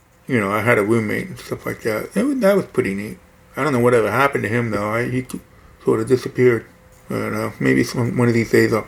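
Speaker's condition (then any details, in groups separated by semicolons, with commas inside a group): Hearing loss; implant within last few years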